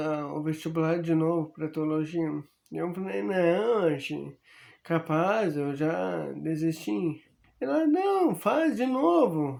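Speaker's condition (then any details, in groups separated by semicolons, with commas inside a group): Amyotrophic lateral sclerosis; diagnosed about one month ago, progressive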